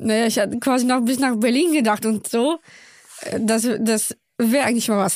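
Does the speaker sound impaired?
Yes: Down syndrome; congenital, born in Köln, chromosome 21 present three times; adult, 24 years old.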